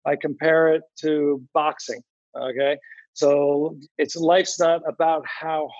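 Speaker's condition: Anomic aphasia after stroke; right side unable to move, initially global aphasia per SLPs, then Broca's, now anomic aphasia; expected lifelong, setbacks after three seizures, constraint-induced movement therapy (CIMT); initially could neither understand nor speak, first year only 1,000-1,500 words, now word-finding problems

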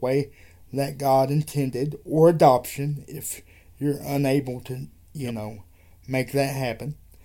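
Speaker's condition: Cerebral palsy; wheelchair user

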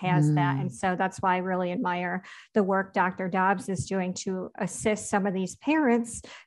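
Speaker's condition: Cleft palate; congenital cleft palate, surgeries from early childhood through adolescence, full cleft revisions, ear tubes in and out; hearing retained, predicted deafness by around age two did not occur; speech, breathing and swallowing issues in childhood, speech therapy until about adolescence

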